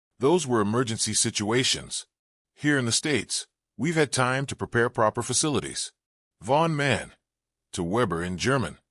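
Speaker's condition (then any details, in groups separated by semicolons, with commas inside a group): No condition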